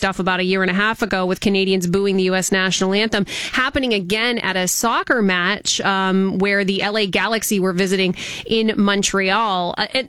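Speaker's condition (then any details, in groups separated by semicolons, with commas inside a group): No condition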